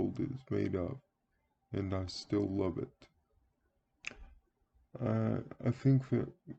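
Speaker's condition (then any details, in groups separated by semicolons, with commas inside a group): Cerebral palsy; speaks relatively well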